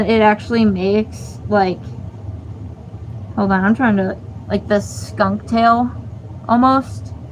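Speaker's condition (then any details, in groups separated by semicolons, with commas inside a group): No condition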